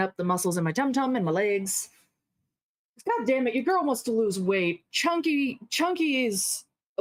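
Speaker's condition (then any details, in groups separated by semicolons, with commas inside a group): No condition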